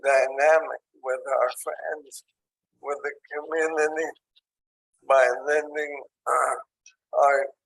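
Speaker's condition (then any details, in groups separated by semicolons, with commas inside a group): ALS; onset in hands and arms, tracheostomy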